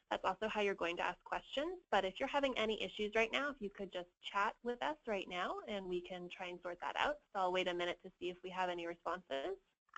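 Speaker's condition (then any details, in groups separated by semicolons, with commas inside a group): No condition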